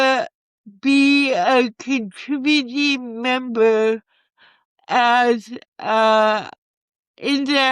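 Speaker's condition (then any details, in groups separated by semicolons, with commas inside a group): Cerebral palsy; from birth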